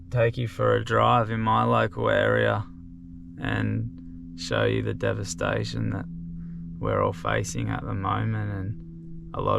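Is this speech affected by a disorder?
No.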